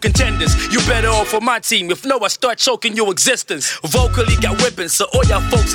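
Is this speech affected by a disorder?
No.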